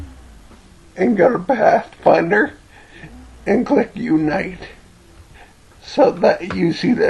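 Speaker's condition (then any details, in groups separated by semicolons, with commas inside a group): Cerebellar ataxia from brain tumour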